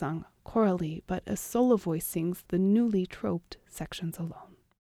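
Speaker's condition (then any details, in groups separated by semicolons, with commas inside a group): No condition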